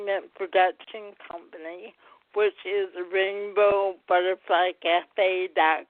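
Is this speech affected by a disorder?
Yes: cerebral palsy.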